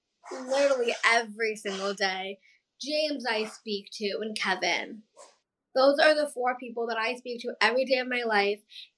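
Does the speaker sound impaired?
Yes: Down syndrome; past speech therapy, therapist helped connect with thoughts, open heart surgery at 19, stopped singing and vocal coaching afterwards.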